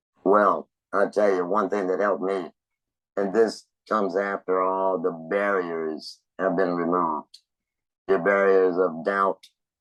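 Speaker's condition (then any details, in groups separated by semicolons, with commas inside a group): Laryngectomy; laryngectomy for cancer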